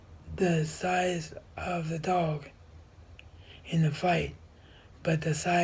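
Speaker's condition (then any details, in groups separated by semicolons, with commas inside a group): Cerebral palsy; wheelchair bound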